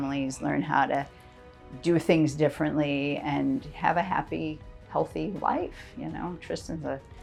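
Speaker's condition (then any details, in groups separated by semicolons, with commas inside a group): No condition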